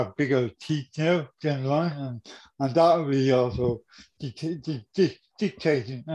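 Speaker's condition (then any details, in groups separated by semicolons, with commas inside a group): Cerebral palsy; diagnosed about 50 years ago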